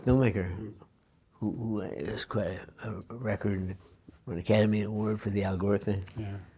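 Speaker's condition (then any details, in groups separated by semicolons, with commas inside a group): Parkinson's disease; quiet speech, listeners lean in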